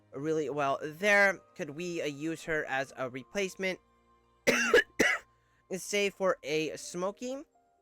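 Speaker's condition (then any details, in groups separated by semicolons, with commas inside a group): No condition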